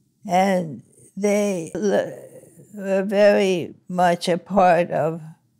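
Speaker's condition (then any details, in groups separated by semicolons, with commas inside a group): Parkinson's disease; word-finding difficulty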